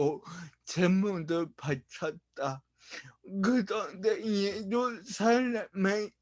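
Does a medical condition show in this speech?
Yes: brain lesion disability.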